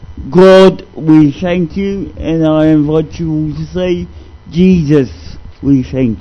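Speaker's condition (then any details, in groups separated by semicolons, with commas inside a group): Cerebral palsy; discovered at age 2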